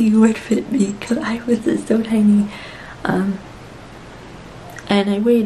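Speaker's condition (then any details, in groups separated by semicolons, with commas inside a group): Cerebral palsy; speech therapy from 8 months, with physical therapy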